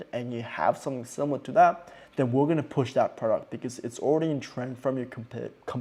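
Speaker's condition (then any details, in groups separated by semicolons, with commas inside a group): No condition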